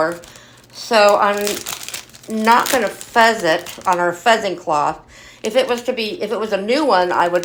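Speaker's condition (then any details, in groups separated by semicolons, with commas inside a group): No condition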